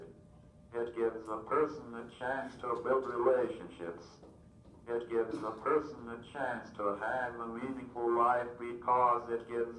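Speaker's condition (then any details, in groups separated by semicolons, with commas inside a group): Cerebral palsy, athetoid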